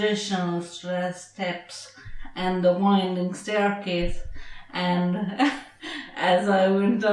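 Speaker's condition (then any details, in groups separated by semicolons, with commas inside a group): Traumatic brain injury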